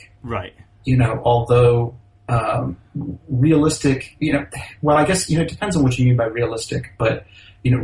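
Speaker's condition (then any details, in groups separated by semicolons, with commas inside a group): No condition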